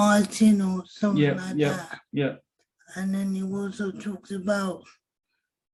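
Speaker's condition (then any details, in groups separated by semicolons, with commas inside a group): Cerebral palsy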